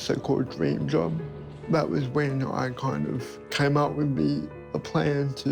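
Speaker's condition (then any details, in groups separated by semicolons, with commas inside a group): Cerebral palsy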